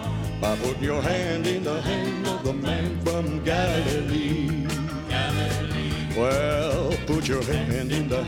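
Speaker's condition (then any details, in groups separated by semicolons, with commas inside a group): No condition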